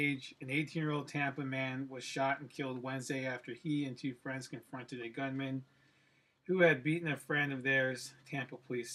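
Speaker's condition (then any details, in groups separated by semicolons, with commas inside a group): No condition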